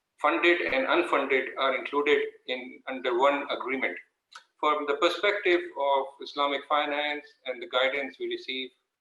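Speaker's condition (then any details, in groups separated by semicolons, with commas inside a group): No condition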